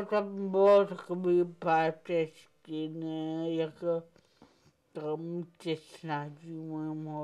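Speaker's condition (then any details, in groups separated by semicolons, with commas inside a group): Cerebral palsy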